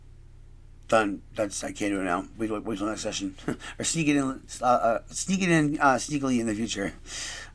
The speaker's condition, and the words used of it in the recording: Stuttering. My stutter doesn't help.